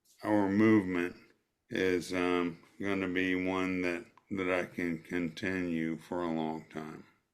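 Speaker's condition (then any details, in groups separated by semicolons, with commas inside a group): ALS; about ten years, very slow progression, finger movement retained; voice retained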